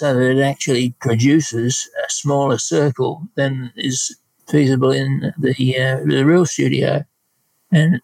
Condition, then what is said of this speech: Parkinson's disease. About the fact that he has Parkinson's disease, and only recently it has started to affect the way that he speaks.